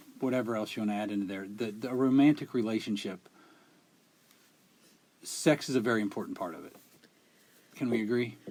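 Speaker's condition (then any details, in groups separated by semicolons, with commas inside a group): No condition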